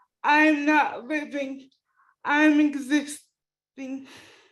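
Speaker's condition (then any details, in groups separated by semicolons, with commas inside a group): Cerebral palsy; fully reliant on care workers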